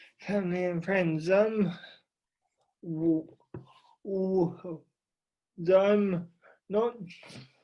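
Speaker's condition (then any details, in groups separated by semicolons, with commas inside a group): Cerebral palsy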